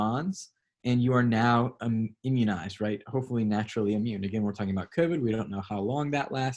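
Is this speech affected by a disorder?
No.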